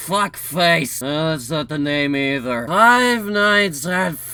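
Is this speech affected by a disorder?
No.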